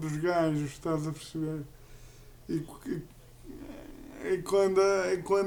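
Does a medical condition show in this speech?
Yes: cerebral palsy; uses a wheelchair.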